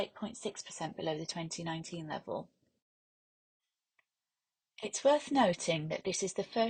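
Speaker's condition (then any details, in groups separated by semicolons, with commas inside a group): No condition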